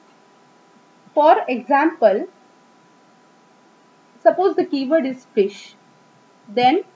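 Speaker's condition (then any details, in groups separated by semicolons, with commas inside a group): No condition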